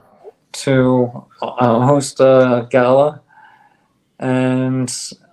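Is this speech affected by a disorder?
Yes: ALS; on drug, stronger bite, speaks better.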